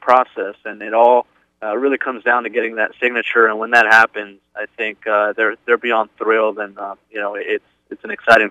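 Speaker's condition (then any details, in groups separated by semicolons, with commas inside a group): No condition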